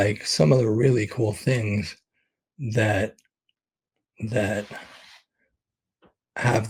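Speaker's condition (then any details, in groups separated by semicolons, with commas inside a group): ALS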